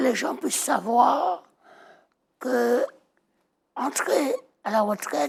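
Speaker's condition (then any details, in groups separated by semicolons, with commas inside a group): Total laryngectomy; laryngectomy after earlier illness; after surgery; voice audibly altered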